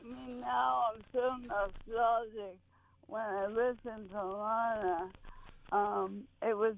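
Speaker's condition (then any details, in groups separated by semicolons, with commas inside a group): ALS; speech garbled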